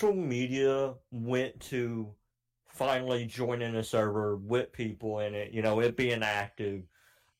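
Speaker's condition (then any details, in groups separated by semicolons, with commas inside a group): Cleft palate; cleft palate since childhood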